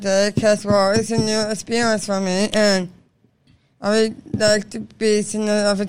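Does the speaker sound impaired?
Yes: Down syndrome; congenital, present from birth, age 24.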